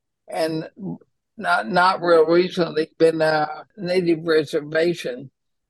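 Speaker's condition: ALS; slurred speech

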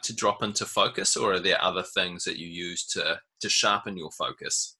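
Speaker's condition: No condition

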